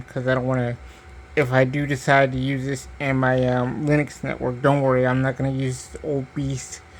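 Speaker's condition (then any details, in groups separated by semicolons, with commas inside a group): Cerebral palsy; diplegia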